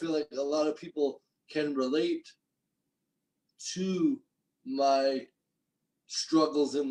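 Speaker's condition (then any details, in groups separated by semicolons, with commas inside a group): Cerebral palsy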